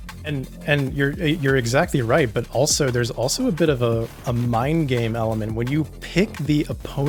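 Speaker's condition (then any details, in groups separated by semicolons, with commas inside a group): No condition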